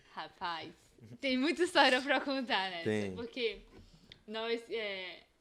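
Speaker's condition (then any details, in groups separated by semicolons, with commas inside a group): No condition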